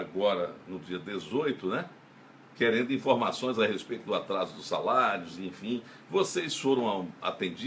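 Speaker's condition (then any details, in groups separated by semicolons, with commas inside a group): No condition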